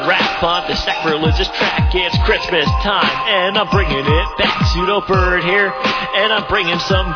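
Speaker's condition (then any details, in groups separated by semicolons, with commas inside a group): No condition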